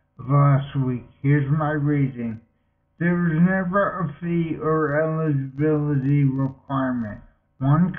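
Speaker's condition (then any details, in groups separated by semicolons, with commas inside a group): Multiple sclerosis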